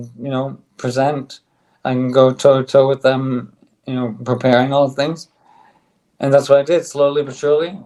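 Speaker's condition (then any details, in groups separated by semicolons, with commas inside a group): ALS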